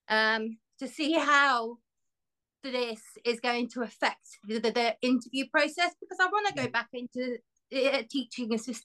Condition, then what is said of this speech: Stuttering. So I'll just sit down and start ticking and stammering because my anxiety's up here.